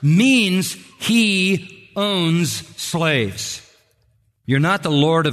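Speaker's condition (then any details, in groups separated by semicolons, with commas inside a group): No condition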